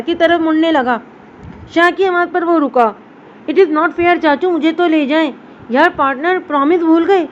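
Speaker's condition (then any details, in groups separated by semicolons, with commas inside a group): No condition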